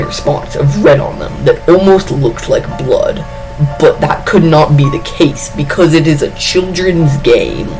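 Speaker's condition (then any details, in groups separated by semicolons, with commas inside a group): No condition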